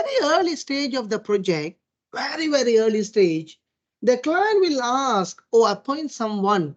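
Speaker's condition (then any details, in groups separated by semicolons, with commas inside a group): No condition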